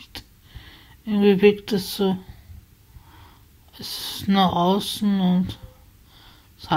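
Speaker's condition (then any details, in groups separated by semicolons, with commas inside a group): Spasticity from birth; multiple sclerosis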